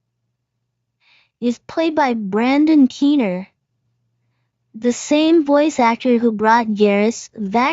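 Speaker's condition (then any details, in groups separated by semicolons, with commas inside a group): No condition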